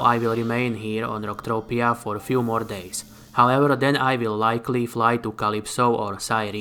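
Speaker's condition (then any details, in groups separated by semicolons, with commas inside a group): No condition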